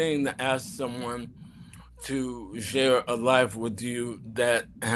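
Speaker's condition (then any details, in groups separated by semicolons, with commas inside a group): ALS; throat muscles affected, speech slowed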